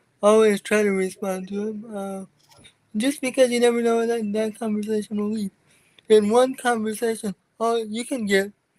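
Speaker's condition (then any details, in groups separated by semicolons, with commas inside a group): Cerebral palsy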